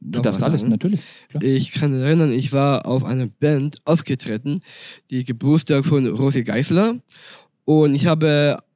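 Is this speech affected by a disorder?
Yes: Down syndrome; congenital; speaks German and fluent English, had tutoring to practise speaking German.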